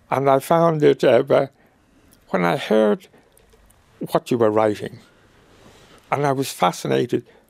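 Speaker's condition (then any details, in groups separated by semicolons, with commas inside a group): Motor neuron disease; diagnosed at St. Vincent's about a year after retiring, early falls running, thumb pain, wheelchair; may get out of breath while talking, voice still sounds characteristically like himself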